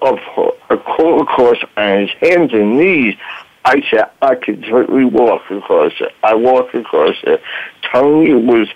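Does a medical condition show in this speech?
Yes: voice box damage from tracheostomy; fire at 30, medic's trach tube damaged voice box, traumatic brain injury, 1-2 week coma; lasting physical voice challenge from damaged voice box.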